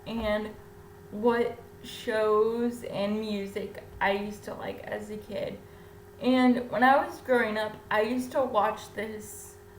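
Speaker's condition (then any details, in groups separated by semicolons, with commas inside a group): Cerebral palsy; infant ventilator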